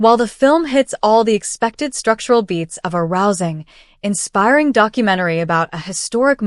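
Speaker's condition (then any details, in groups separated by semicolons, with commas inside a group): No condition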